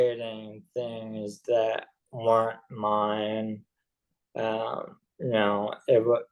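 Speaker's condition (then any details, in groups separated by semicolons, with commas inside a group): ALS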